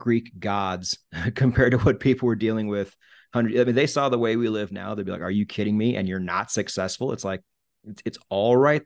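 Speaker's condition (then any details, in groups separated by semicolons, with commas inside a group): No condition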